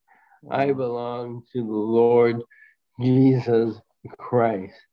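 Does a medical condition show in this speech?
Yes: bulbar onset ALS; brain breakdown with various muscles, voice affected first, diagnosed last fall; within last few months of diagnosis; voice deteriorating, expected to progress to swallowing and breathing.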